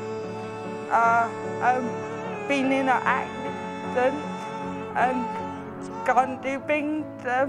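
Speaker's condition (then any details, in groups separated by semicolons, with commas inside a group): Cerebral palsy; present from birth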